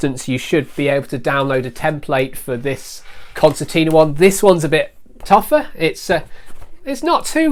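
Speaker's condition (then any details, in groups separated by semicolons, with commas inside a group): No condition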